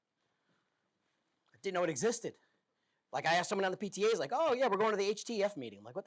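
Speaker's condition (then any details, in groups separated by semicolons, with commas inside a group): No condition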